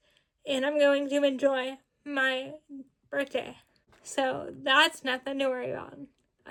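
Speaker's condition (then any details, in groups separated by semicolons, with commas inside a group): Cerebral palsy, spastic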